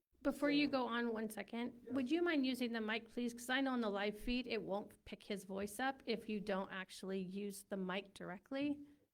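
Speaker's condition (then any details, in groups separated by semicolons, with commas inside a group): No condition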